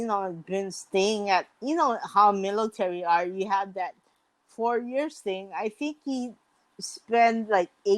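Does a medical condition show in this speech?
Yes: mild cerebral palsy.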